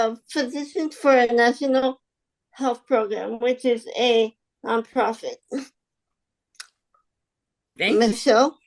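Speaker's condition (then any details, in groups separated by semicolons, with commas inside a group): Spastic quadriplegic cerebral palsy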